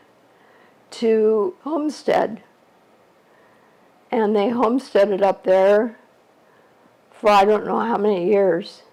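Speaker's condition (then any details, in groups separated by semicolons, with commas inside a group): ALS; shortly after diagnosis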